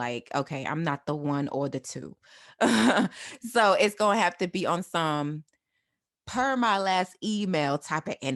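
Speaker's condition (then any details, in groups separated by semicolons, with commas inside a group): No condition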